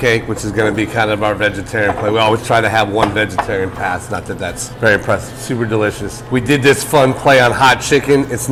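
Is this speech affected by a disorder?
No.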